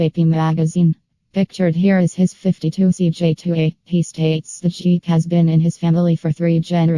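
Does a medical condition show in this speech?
No.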